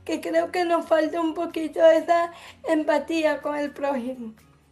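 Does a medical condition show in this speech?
Yes: cerebral palsy; from birth; affects speech.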